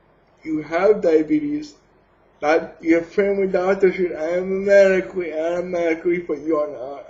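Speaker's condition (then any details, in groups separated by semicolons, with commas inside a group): Cerebral palsy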